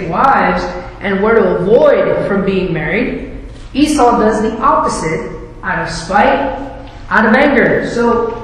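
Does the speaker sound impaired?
No.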